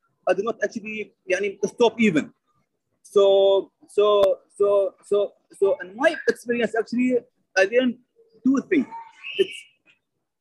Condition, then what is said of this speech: Stuttering. And now I am يعني alhamdulillah يعني I'm still stuttering but it's يعني it's better than uh, before